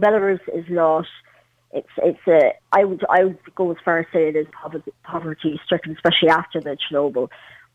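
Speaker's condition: Cleft palate; congenital

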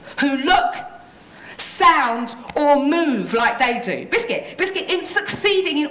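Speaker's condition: Tourette syndrome; vocal tics interrupt speech, involuntary words and phrases, ticking fits cause complete loss of speech control

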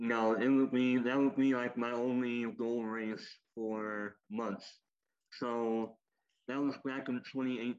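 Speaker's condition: Cleft lip and palate, popliteal pterygium syndrome; amputation

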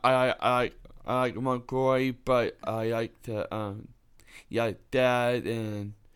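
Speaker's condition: Down syndrome; 26 years old; supplements and fish oil reportedly helping talking, less need to repeat, more confident

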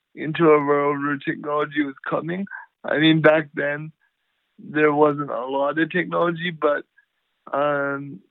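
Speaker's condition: Cerebral palsy; power wheelchair

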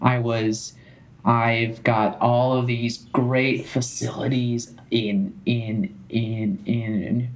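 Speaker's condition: Stuttering; not caused by nervousness; stutters openly, no longer switches words; now stutters through words, sometimes fluent; repeated words, prolonged sounds

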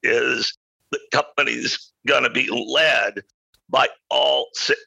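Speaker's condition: Spasmodic dysphonia; adult onset

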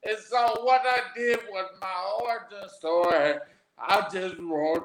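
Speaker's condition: Aphasia after stroke; onset as young man, wheelchair user

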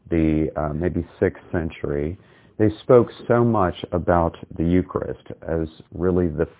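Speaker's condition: No condition

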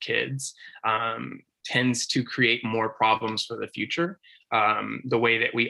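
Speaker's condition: No condition

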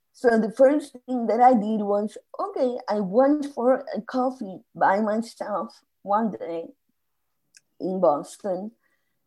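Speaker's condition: Spasmodic dysphonia; meditation and yoga

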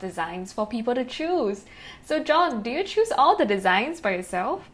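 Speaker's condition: No condition

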